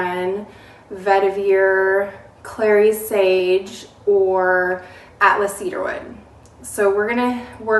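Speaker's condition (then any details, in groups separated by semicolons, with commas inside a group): No condition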